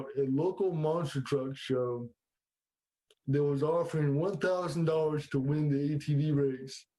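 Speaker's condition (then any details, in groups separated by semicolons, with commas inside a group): Cerebral palsy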